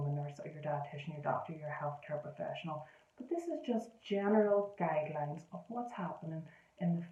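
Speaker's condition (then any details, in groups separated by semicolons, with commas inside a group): No condition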